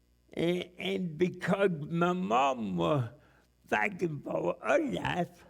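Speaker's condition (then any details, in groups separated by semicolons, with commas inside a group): Cerebral palsy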